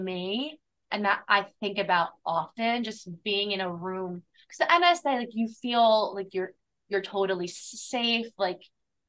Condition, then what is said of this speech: Stuttering. Yes, I do. And the honest truth is that I feel like once I disclose, I stutter a little bit less.